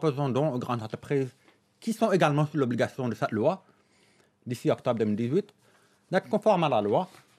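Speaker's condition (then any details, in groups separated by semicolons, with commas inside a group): Deafness; between deaf and hard of hearing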